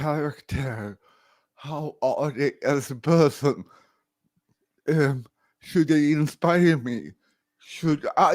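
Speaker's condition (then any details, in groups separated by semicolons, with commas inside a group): Cerebral palsy, severe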